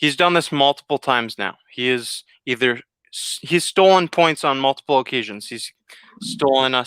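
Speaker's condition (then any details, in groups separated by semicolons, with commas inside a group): No condition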